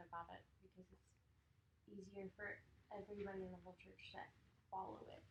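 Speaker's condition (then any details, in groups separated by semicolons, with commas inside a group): No condition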